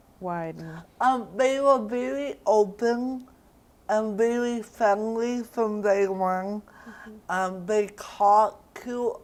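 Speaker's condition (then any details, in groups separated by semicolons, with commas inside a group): Cerebral palsy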